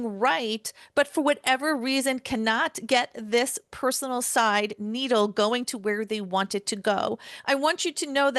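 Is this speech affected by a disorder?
No.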